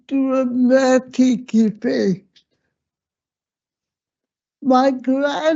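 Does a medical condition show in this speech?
Yes: slurred speech.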